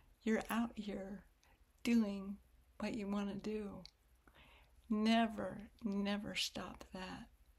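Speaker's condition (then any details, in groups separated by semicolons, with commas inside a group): Spastic cerebral palsy; spastic form, hip problems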